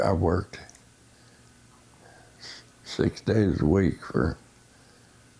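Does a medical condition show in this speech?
Yes: essential tremor.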